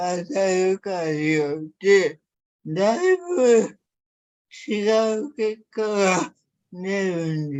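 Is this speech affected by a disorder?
Yes: cerebral palsy; severe, uses a wheelchair.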